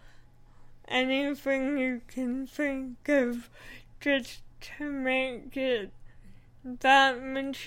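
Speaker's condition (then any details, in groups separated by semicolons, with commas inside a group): Cerebral palsy; rehearses comedy material repeatedly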